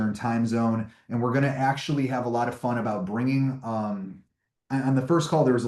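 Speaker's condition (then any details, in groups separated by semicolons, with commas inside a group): No condition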